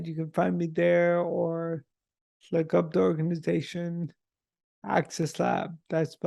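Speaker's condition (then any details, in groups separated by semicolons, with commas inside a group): Multiple sclerosis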